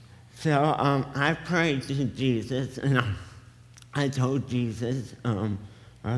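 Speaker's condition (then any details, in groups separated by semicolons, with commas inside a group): Cerebral palsy; affects speech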